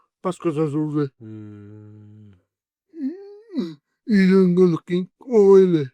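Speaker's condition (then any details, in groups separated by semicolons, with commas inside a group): Cerebral palsy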